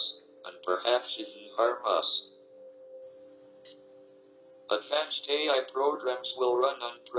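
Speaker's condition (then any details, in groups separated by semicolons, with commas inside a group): ALS, speech-generating device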